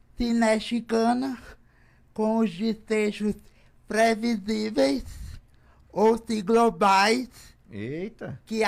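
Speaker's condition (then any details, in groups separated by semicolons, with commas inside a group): Cerebral palsy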